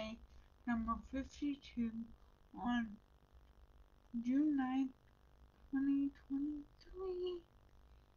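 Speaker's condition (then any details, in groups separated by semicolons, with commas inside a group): Brain injury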